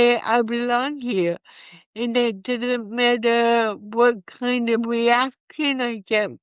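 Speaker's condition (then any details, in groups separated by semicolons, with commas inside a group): Cerebral palsy; from birth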